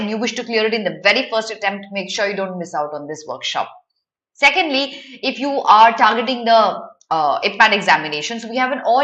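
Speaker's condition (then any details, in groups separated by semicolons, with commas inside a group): No condition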